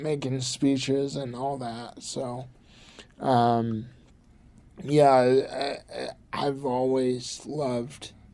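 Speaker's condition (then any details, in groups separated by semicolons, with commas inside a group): Cerebral palsy; from birth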